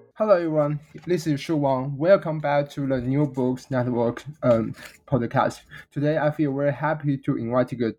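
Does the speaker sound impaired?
No.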